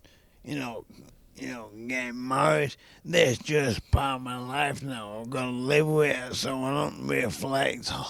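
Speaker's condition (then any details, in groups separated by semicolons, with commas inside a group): ALS; young onset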